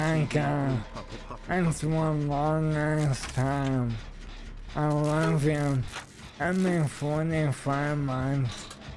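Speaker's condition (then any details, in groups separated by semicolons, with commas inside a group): ALS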